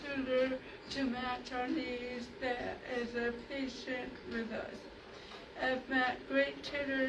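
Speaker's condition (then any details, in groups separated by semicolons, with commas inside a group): Cerebral palsy; physical disability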